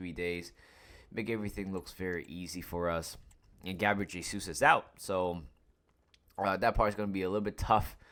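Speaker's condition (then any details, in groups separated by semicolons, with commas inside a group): No condition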